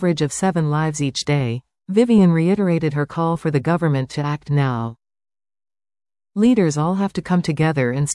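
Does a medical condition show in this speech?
No.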